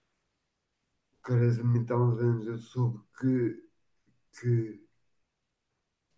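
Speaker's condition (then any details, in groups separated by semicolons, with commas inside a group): Machado-Joseph disease (sca3)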